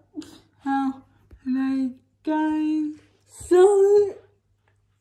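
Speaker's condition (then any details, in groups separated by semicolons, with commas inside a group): Cerebral palsy; uses feeding aid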